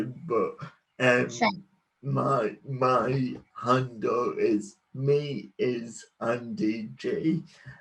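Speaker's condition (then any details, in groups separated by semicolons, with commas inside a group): Cerebral palsy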